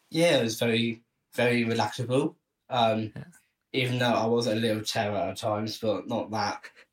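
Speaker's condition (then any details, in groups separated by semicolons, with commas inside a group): Down syndrome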